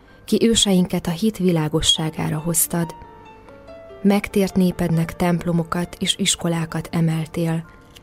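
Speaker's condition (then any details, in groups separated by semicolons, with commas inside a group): No condition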